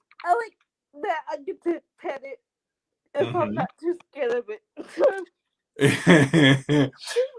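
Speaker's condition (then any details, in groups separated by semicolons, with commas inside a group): Cerebral palsy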